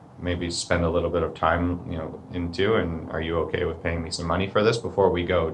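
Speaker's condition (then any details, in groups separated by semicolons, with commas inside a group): No condition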